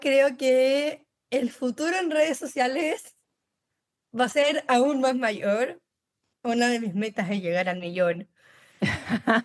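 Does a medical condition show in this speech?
Yes: Down syndrome; congenital, since birth.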